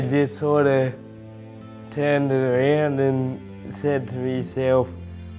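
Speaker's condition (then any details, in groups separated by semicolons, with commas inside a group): Cerebral palsy; birth injury; slurred speech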